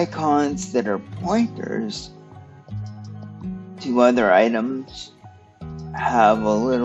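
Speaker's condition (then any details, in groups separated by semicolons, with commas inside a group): Cerebral palsy; stiff muscles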